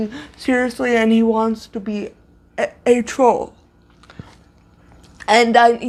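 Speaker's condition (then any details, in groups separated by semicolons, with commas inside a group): Cerebral palsy, severe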